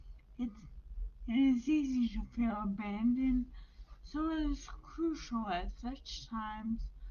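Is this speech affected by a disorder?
Yes: brain injury.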